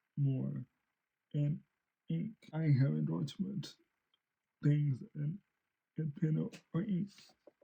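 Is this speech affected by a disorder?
Yes: cerebral palsy; since birth.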